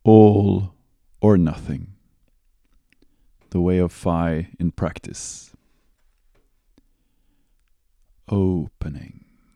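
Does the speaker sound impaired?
No.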